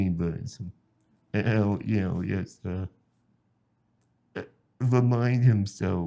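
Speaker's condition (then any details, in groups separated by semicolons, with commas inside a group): Spinal muscular atrophy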